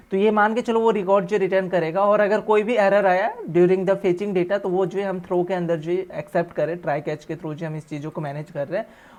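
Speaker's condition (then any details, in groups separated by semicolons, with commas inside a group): No condition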